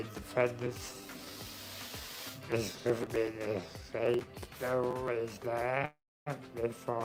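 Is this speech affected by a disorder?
Yes: motor neurone disease; voice deteriorated.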